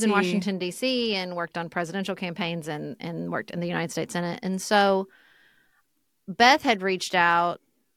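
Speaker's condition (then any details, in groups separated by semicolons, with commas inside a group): No condition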